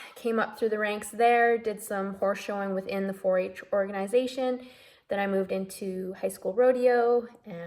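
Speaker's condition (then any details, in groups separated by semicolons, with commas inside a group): No condition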